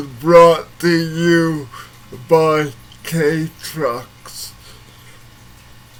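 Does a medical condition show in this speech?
Yes: cerebral palsy.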